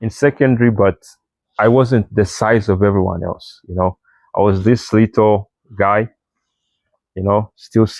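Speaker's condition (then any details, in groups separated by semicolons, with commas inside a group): No condition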